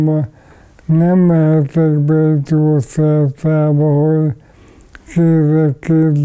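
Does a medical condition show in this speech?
Yes: ALS.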